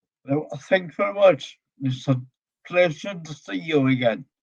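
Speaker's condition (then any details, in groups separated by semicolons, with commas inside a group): Ataxia; cerebellar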